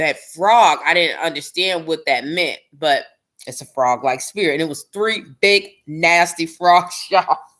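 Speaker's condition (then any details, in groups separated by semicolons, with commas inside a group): No condition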